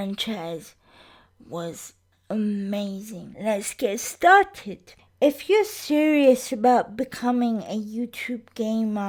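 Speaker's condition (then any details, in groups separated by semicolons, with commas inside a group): Cerebral palsy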